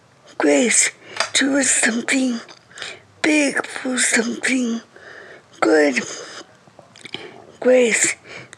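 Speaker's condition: Cerebral palsy; speech affected, reading very slow

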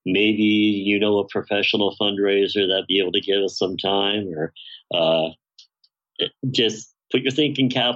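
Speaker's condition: Bilateral cleft lip and palate, severe; singing helped develop voice

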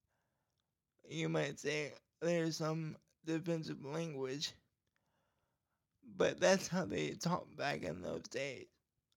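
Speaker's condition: Cerebral palsy; some parts edited out and retried

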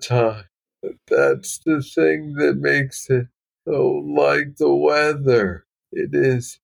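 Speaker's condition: Parkinson's disease, young onset; diagnosed at 35, deep brain stimulation implant, non-rechargeable battery

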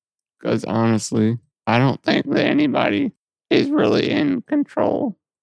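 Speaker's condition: Muscular dystrophy; lifelong, muscle atrophy and weight loss, muscle and fat lost around tailbone, repositioned in bed by mother; lack of physical control over body, sees physical therapist

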